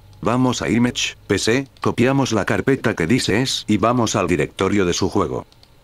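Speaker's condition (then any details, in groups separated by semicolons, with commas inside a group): No condition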